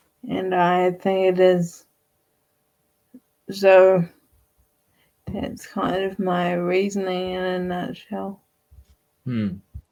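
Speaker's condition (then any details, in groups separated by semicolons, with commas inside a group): Friedreich's ataxia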